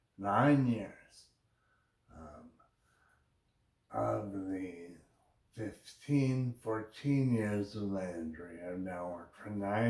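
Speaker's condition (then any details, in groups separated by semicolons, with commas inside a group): Brain injury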